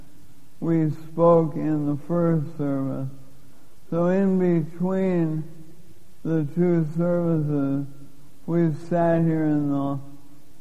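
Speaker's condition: Lou Gehrig's disease; onset with loss of strength first thought due to Parkinson's

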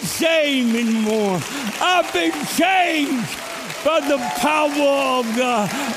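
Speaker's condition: Cerebral palsy; from birth, stillborn, born dead first 18 minutes of life; still has cerebral palsy; speech impediment

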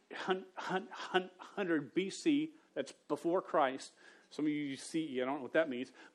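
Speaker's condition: Stuttering; ongoing stutter, sometimes cannot say own name, gets stuck on simple words like and; blocks on words like and; repeated sounds, prolonged sounds

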